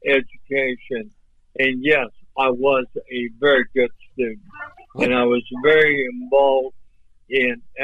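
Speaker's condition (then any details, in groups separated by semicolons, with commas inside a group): ALS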